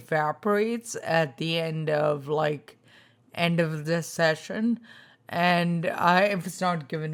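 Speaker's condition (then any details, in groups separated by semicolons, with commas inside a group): Spinocerebellar ataxia type 2, SCA2; tongue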